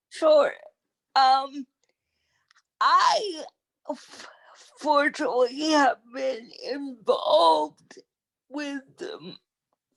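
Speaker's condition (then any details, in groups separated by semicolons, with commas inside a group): Cerebral palsy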